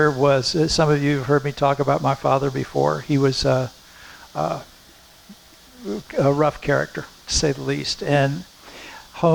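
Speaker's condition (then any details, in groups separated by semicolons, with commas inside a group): No condition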